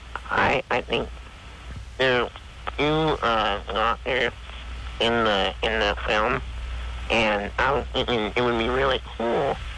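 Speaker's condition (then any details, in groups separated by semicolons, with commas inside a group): Spinal muscular atrophy; more severe Werdnig-Hoffmann form, wheelchair user, steers wheelchair with straw control; lying down during call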